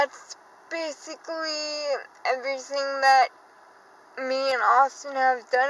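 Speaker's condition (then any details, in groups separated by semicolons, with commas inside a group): Cerebral palsy, dystonic hemiplegia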